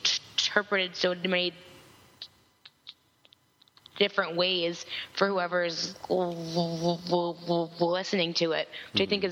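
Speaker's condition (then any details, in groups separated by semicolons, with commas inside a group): Stuttering; stutters at times, speech noticed and mocked by others, discloses stuttering openly, including to clients; blocks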